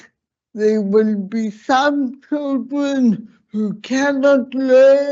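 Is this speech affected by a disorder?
Yes: slurred speech.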